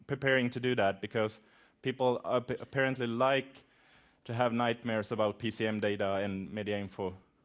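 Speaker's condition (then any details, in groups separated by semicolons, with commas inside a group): No condition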